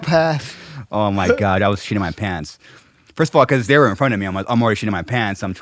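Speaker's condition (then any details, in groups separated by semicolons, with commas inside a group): No condition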